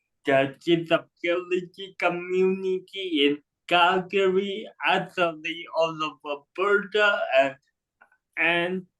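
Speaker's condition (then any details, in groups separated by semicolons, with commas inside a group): Cerebral palsy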